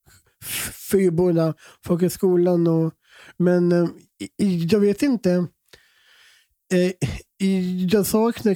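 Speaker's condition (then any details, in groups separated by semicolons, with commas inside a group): Down syndrome; present from birth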